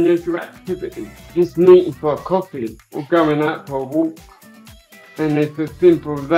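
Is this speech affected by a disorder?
Yes: cerebral palsy.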